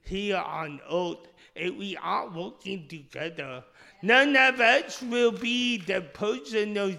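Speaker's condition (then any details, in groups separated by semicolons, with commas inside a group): Speech impediment; speech impediment since childhood, initially misdiagnosed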